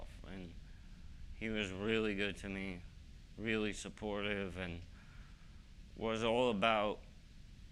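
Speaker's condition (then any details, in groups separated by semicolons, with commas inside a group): ALS; young-adult onset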